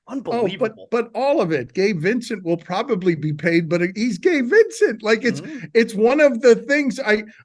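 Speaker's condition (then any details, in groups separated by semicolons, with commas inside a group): No condition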